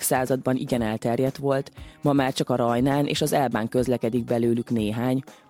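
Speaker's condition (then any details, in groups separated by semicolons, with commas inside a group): No condition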